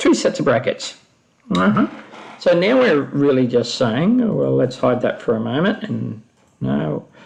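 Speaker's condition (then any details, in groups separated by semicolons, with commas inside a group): No condition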